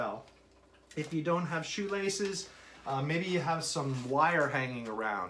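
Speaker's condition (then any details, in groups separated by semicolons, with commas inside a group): No condition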